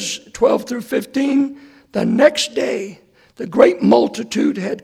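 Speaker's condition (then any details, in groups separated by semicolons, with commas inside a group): Hoarseness after vocal cord surgery; hoarse voice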